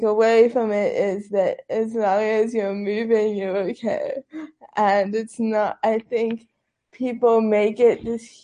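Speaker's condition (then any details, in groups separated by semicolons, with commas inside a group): Cerebral palsy; quadriplegic, wheelchair user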